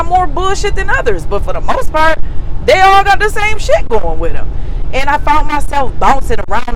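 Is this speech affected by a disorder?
No.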